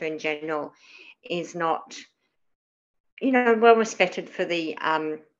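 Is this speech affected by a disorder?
Yes: cleft palate; spoke differently as child, lots of childhood speech therapy, c for communication skills in primary school.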